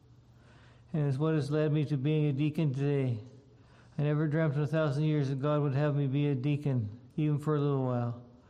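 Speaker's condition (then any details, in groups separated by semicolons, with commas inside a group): Parkinson's disease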